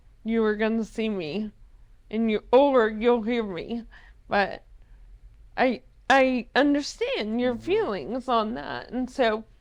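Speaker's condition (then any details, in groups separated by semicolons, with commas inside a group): ALS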